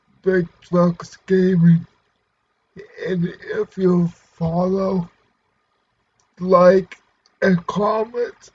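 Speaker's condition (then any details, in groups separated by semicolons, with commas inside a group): Cerebral palsy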